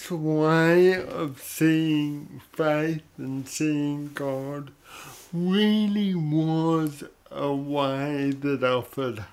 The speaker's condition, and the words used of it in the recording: Cerebral palsy. Probably to start off, you should know a little bit about why you're hearing an odd sort of voice.